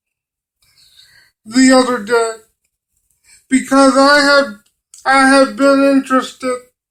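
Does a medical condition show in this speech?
Yes: cerebral palsy; limited use of the hands.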